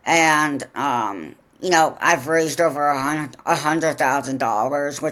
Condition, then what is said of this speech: Deafness. Well, and you're an excellent and very good conversationalist.